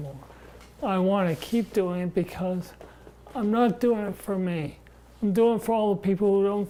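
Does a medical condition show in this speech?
Yes: Parkinson's disease; adolescent onset, diagnosed age 14.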